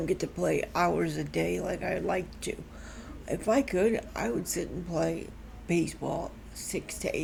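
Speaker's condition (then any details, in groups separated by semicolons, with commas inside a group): Cerebral palsy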